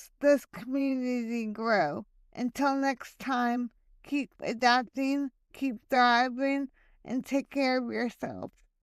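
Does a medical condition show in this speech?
Yes: hemiplegic cerebral palsy.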